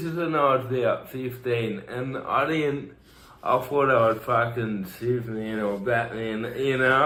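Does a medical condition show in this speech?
Yes: cerebral palsy; from birth, tight muscles.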